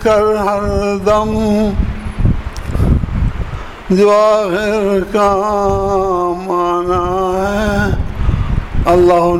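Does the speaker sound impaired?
Yes: difficulty speaking; self-reported difficulty speaking.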